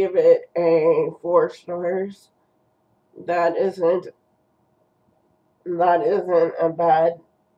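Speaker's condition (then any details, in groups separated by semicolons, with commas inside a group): Cerebral palsy; first word not said quite right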